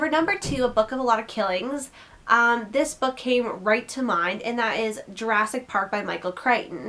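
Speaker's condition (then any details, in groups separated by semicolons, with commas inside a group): No condition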